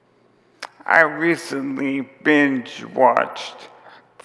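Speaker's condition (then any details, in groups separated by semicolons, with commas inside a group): ALS; symptoms began about four years before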